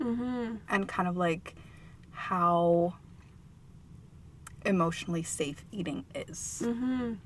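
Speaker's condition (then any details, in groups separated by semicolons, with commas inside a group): No condition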